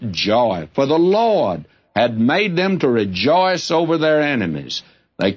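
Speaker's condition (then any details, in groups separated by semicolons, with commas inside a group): No condition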